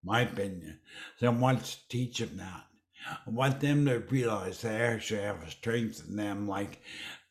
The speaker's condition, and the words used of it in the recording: Dysarthria. And here I am, I have a speech deficit.